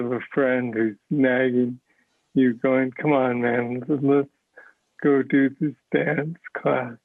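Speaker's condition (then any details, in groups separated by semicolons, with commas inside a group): Parkinson's disease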